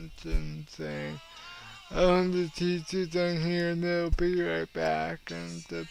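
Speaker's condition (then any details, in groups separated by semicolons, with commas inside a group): Cerebral palsy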